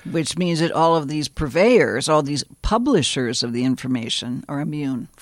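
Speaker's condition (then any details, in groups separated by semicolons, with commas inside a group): No condition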